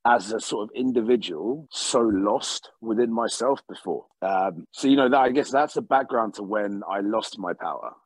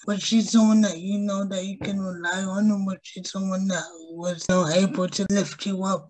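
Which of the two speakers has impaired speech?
The second: cerebral palsy; premature birth, ventilator at birth.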